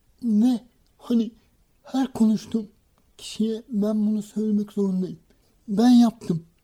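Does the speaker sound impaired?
Yes: cerebral palsy; hand tremor, unable to write by hand.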